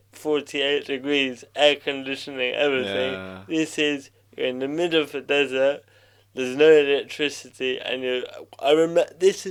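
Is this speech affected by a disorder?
Yes: cerebral palsy.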